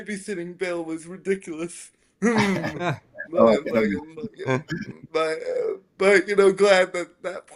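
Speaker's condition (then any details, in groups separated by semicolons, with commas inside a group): Spastic quadriplegic cerebral palsy; speech affected by brain injury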